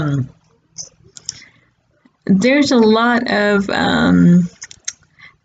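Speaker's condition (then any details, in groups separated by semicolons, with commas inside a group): Cerebral palsy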